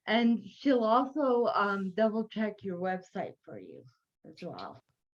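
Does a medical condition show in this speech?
Yes: cerebral palsy.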